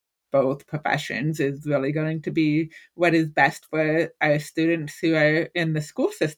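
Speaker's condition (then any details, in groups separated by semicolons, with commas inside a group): Hearing loss; hearing aid and cochlear implant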